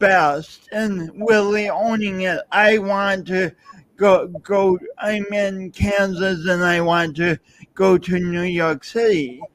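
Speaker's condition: Speech impediment; since birth

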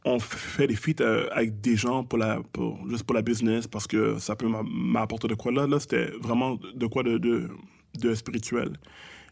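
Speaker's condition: Stuttering; childhood-onset stuttering, thought autistic as young child, spoke Creole, English and French mixed, fluent when rapping since teens; stuttering noticeable during this interview, as he points out himself, audible repetitions; stutters in conversation, strings syllables together very fast without stopping or tripping; repeated sounds, prolonged sounds

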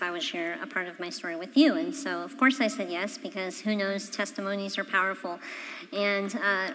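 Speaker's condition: Cleft palate; congenital

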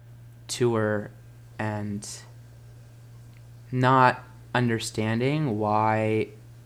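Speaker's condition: Stuttering; not caused by nervousness; pauses searching for a word; varies with excitement, worse when hurt, stuttered on tour stage, stuttered a lot in Grease audition; blocks

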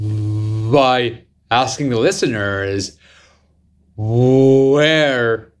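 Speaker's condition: Stutter; lifelong stutter, born with pretty severe stutter, avoided speaking for more than 25 years; has a stutter, stutters in six languages, gives talks and stand-up comedy; can sing without stuttering; prolonged sounds, blocks

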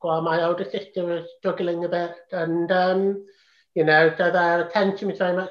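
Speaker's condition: Profound deafness, congenital profound deafness; uses sign language socially

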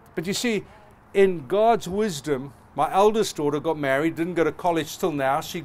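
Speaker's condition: No condition

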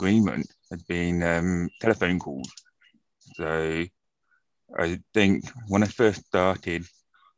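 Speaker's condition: Profound deafness, acquired from meningitis

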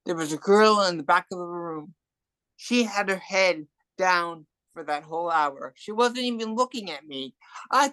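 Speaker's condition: Cerebral palsy and hearing loss; hearing loss from birth, wobbly gait, poor hearing, broke leg on stage, emergency surgery; adult

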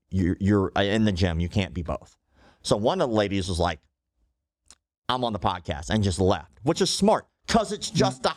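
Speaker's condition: Cleft lip and palate

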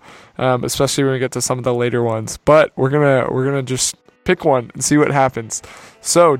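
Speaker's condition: No condition

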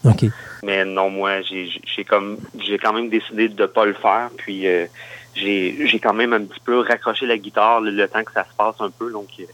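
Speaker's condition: Stuttering; stuttering onset in primary school, more intense in primary school than now; much improved, largely managed through singing and microphone use; stuttering stops when singing, almost never stuttered with microphone when hosting, confidence helps; repeated sounds, repeated words

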